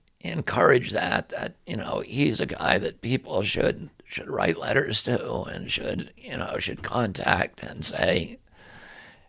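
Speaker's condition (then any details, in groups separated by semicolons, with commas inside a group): Spasmodic dystonia; voice affected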